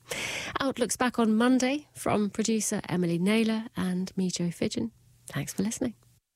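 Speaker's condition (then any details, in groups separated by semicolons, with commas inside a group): No condition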